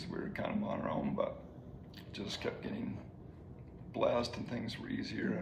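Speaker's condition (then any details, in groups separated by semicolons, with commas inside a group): ALS; slowly progressing ALS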